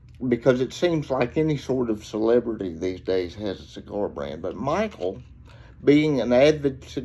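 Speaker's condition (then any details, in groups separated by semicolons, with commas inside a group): Cerebral palsy; uses wheelchair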